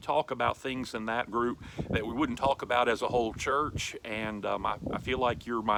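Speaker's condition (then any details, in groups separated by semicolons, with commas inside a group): No condition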